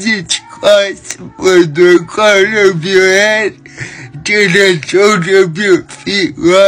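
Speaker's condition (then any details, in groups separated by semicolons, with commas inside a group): Cerebral palsy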